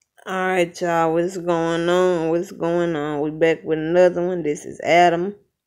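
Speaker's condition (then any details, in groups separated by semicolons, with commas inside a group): Cerebral palsy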